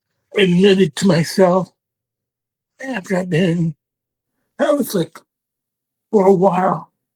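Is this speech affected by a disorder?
Yes: Parkinson's disease; handwriting almost illegible, visible hand shaking.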